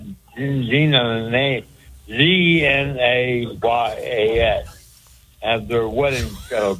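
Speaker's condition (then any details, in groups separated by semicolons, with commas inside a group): Speech impediment; cause unclear, stabbed by girlfriend and hit on head with ashtray years ago; hard to understand, hosts ask for translation and follow only partly, spells words out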